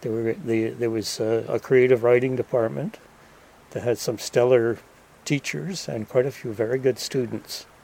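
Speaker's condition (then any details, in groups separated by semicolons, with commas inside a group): No condition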